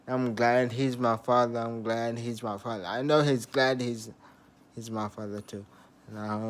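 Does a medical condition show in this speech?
Yes: traumatic brain injury.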